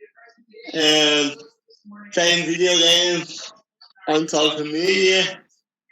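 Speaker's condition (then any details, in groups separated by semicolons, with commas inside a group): Cerebral palsy; wheelchair user since childhood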